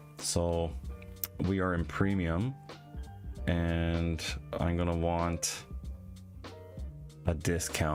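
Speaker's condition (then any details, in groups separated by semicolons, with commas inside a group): No condition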